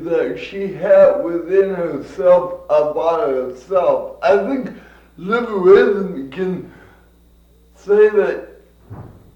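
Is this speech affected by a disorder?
Yes: cerebral palsy; from birth.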